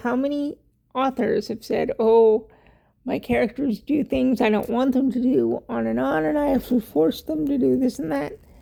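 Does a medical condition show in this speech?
Yes: cerebral palsy; wheelchair user.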